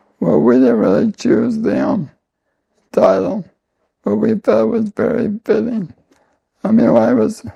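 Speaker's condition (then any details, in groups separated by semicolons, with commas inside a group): ALS; slowly progressing form, arms, legs, voice, lungs affected; onset about 7.5 years ago, diagnosed 3-4 years ago; voice and lungs affected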